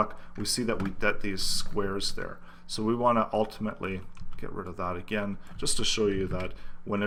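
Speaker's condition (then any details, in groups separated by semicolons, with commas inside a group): No condition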